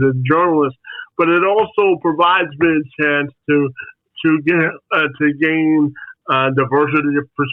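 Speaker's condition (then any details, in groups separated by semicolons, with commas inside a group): Spastic quadriplegic cerebral palsy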